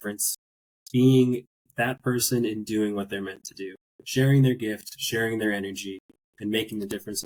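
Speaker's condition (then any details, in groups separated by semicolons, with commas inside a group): No condition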